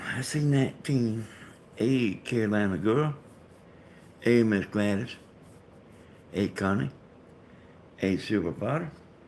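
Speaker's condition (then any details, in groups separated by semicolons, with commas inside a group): Brain bleed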